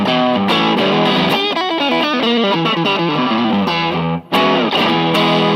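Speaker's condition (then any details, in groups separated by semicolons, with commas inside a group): No condition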